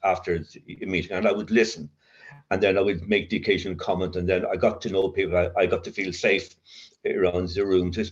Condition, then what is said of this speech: Stuttering. And if I do get a block, as I do, no, it's fine.